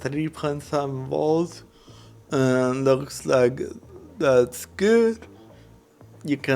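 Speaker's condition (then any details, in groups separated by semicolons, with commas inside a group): Cerebral palsy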